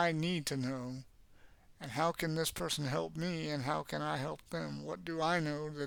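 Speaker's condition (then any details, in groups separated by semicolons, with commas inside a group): Cerebral palsy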